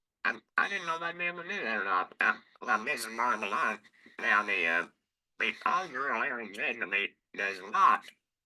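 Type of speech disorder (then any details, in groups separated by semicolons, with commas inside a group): Electrolarynx speech; laryngectomy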